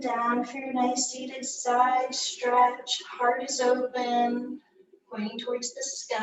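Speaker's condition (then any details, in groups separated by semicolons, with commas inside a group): No condition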